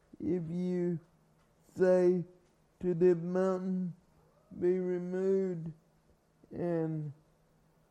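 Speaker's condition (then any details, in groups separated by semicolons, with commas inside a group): Cerebral palsy; from birth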